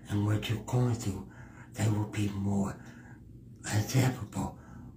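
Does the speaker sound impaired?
Yes: cerebral palsy; not curable, walks and moves without wheelchair, had speech therapist, strong support system; drools a little, cannot contain drooling, drools when speaking; speech affected, way of talking differs, bullied for speech through elementary, junior high, high school.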